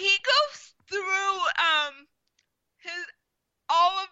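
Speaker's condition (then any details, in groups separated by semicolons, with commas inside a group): Spastic quadriplegic cerebral palsy; power wheelchair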